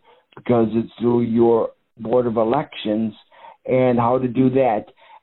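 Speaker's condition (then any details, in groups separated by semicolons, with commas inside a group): Cerebral palsy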